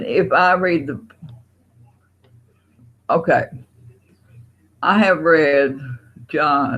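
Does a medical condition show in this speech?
Yes: Parkinson's.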